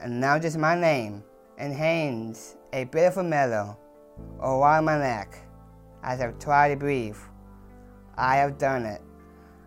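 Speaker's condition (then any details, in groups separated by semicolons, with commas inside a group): Down syndrome, trisomy 21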